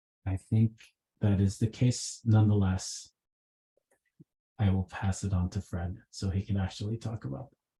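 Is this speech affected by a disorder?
No.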